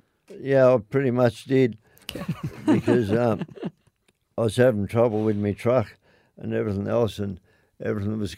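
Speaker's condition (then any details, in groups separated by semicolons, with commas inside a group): Motor neurone disease; progressive decline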